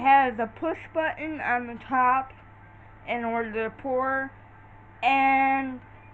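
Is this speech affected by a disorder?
Yes: cerebral palsy.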